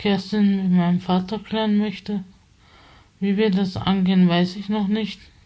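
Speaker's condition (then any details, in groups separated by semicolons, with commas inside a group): Spasticity from birth; multiple sclerosis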